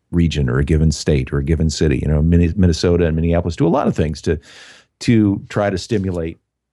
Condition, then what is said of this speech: None; typical speech.